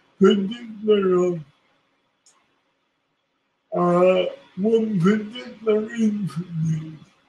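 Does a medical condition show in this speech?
Yes: cerebral palsy; lifelong; speech differs, can be difficult to understand.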